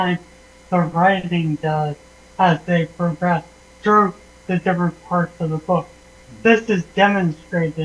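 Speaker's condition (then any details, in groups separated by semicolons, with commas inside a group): Traumatic brain injury; motor vehicle accident, had tracheostomy; voice affected by brain damage and tracheostomy trauma, initially couldn't talk or swallow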